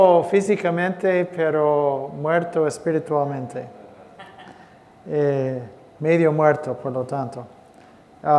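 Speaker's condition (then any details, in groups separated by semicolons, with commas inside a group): No condition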